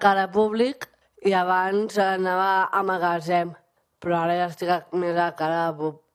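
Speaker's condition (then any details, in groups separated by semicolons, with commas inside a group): Down syndrome; 35% disability rating, adult aged 34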